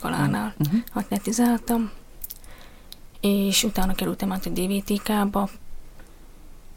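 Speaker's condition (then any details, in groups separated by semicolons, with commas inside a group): Deafness; cochlear implant 2.5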